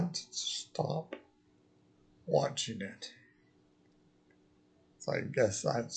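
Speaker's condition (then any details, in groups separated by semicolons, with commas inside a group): Multiple sclerosis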